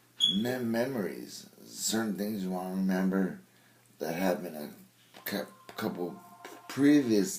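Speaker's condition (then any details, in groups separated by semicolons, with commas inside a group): Brain injury; car accident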